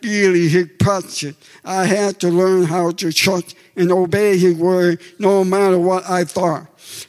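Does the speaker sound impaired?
Yes: deafness; deaf since childhood.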